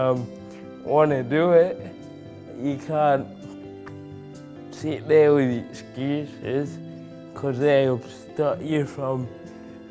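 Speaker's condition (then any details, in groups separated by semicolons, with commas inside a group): Cerebral palsy; birth injury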